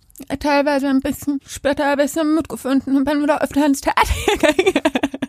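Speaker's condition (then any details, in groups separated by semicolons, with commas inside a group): Deafness; speaks aloud and signs, bilingual, voice different and louder, hearing people forget deafness because she speaks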